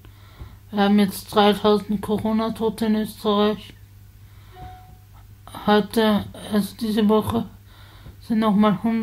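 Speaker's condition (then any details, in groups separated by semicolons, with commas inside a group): Spasticity from birth; multiple sclerosis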